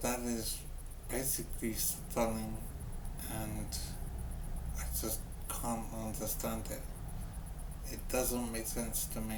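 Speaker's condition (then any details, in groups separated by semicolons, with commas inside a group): Brain injury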